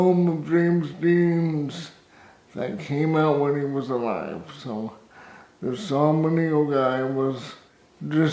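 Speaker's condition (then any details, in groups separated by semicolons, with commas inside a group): Cerebral palsy, severe; spastic type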